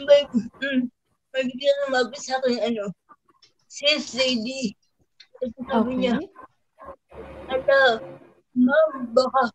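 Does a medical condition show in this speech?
Yes: cerebral palsy.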